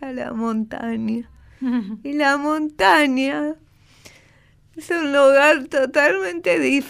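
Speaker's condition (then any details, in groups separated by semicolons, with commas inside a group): Cerebral palsy; two respiratory arrests at birth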